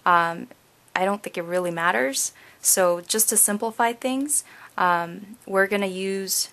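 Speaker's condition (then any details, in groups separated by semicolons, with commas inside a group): No condition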